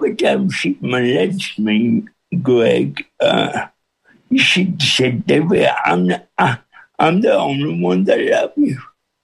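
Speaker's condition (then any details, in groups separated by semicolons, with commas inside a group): Cerebral palsy with speech impediment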